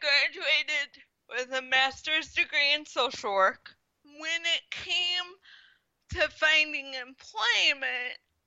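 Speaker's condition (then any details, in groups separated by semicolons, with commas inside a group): Spastic quadriplegic cerebral palsy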